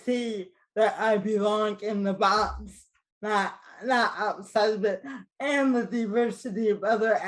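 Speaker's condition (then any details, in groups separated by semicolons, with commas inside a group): Cerebral palsy, mild; mildly affected speech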